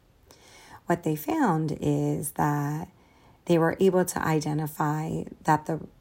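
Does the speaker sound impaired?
No.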